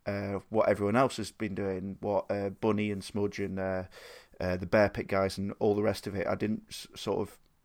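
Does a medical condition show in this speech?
No.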